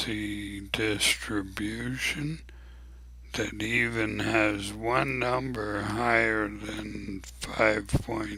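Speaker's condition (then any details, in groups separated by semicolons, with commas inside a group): ALS; abnormally slow voice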